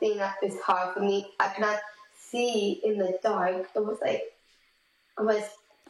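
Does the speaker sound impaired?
Yes: Down syndrome; age 14; short answers, mother prompts and completes some answers.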